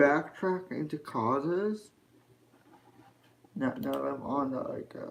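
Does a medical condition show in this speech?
Yes: spastic quadriplegic cerebral palsy.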